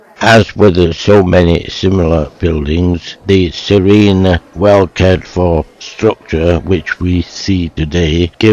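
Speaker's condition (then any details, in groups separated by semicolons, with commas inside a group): Motor neuron disease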